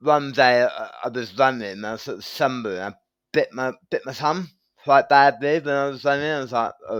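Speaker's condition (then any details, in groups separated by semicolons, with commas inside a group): Tongue cancer surgery; right-side tongue surgery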